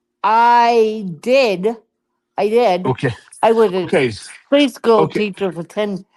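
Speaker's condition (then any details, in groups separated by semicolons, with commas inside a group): Cerebral palsy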